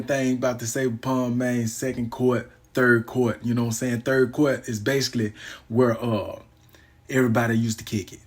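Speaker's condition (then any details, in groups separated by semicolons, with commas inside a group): No condition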